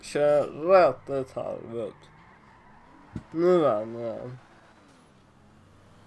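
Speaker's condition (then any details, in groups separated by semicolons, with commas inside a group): Cerebral palsy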